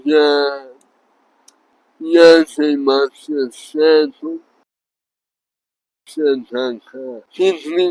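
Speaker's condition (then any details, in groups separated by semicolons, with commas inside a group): Traumatic brain injury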